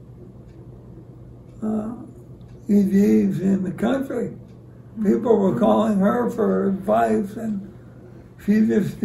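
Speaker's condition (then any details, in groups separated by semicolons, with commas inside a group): ALS; about 25 years since diagnosis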